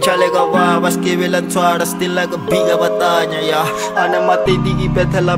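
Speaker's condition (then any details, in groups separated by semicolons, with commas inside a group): No condition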